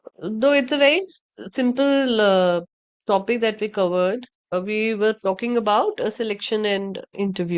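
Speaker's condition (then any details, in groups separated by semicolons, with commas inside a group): No condition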